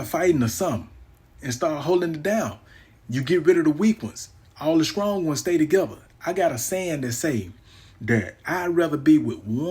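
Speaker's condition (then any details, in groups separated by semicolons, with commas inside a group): No condition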